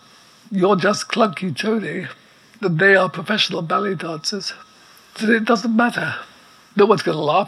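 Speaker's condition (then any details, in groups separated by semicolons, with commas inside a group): ALS; progressive neuromuscular illness, effectively quadriplegic, wheelchair within six months of diagnosis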